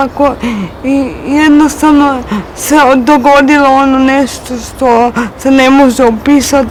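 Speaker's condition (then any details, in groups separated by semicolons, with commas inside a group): Cerebral palsy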